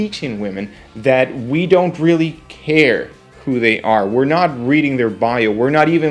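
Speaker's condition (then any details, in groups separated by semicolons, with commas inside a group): No condition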